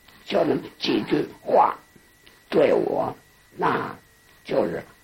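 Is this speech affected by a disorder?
Yes: laryngectomy; total laryngectomy, permanent neck tracheostoma; speaks with esophageal speech, learned at training class for laryngectomy patients; esophageal speech from forced burping, learned with effort.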